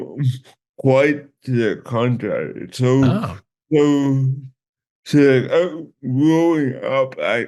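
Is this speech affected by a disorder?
Yes: cerebral palsy; from birth.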